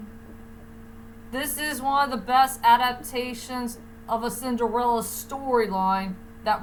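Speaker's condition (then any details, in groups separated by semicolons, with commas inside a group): No condition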